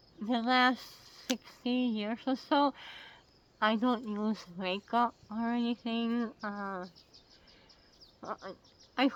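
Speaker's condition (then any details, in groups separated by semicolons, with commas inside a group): Oral cancer; tracheostomy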